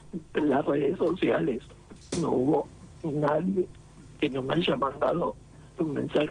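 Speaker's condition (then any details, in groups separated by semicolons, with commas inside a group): Laryngectomy, esophageal speech; cancer reported all well after surgery and treatment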